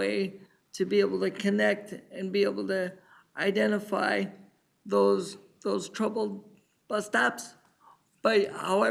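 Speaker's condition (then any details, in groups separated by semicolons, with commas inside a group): Cerebral palsy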